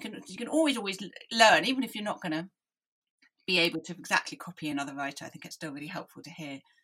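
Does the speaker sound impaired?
Yes: deafness; hopeless and unwieldy.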